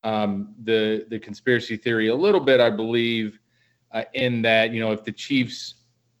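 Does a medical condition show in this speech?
No.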